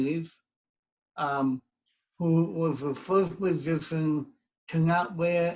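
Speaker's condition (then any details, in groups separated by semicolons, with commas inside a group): Cerebral palsy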